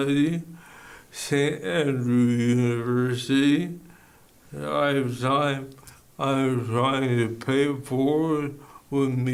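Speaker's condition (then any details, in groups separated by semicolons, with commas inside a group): ALS; worsening slurred speech, eventual breathing failure mentioned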